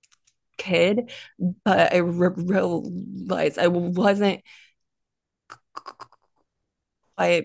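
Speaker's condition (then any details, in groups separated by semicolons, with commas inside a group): Stuttering; stutter since childhood, more severe when younger, quiet child avoiding speaking, NSA workshop in Fort Lauderdale; still stutters, no problems communicating at work, growing confidence; more comfortable the more people spoken to, sound repetitions; repeated sounds, prolonged sounds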